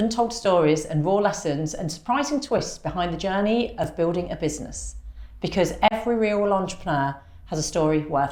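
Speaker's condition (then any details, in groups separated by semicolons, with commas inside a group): No condition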